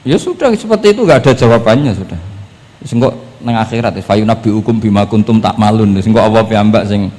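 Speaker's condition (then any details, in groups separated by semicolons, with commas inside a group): No condition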